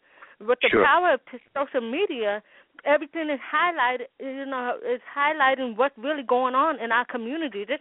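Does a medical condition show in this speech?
Yes: hearing loss with speech impediment, congenital; speech impediment caused by hearing loss.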